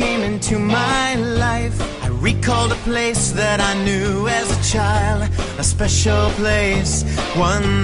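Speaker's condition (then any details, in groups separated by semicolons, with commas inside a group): No condition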